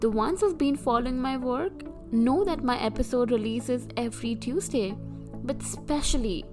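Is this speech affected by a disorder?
No.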